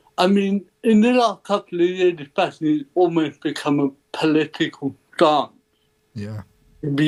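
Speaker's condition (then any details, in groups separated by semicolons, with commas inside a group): Cerebral palsy; ataxic type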